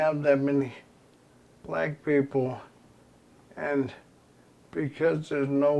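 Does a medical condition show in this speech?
Yes: ALS; progressive terminal illness.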